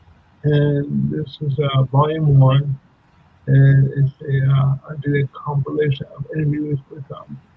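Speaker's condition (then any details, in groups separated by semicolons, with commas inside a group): Cerebral palsy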